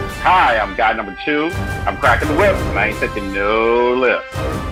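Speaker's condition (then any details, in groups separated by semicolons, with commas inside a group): No condition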